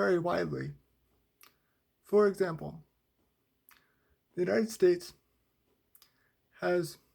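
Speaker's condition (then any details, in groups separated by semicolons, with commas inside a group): Cerebral palsy, spastic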